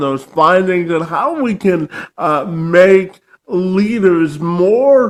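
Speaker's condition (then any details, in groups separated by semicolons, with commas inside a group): Cerebral palsy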